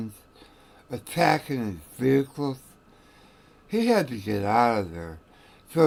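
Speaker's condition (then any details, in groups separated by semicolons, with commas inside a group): Tongue cancer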